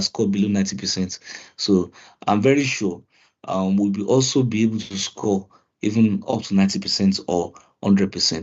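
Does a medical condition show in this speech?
No.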